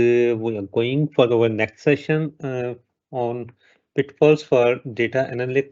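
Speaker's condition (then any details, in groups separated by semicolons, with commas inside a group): No condition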